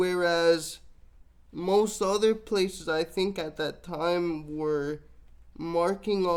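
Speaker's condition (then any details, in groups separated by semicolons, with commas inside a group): Cerebral palsy, mixed, mild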